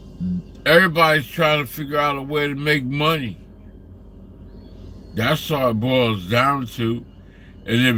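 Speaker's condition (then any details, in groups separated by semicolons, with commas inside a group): Slurred speech; still slurs words occasionally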